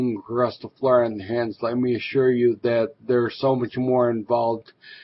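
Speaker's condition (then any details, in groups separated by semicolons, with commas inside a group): Ataxia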